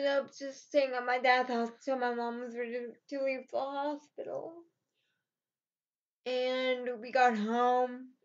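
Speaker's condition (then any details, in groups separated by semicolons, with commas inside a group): Cerebral palsy; rigid stiff body, toe walking, corrective surgery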